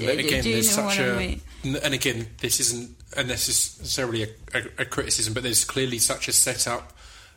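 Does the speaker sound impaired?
Yes: stutter; long-standing stutter, known to regular listeners; very nervous recording over serious subject; stuttered more than on any other episode, due to nerves over serious subject; here repeated sounds, prolonged sounds.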